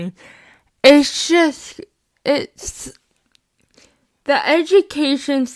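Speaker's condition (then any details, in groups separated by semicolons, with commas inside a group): Spastic cerebral palsy, mixed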